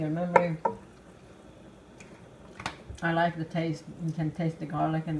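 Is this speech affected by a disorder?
No.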